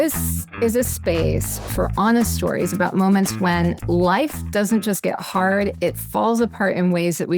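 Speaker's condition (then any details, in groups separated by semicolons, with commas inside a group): No condition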